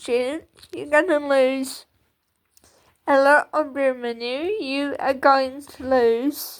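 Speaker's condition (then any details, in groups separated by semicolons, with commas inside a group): Cerebral palsy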